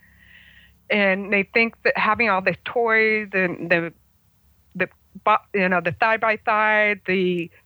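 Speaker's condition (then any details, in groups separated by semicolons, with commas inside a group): Congenital hearing loss, congenital, about 75% hearing loss; mother had German measles in pregnancy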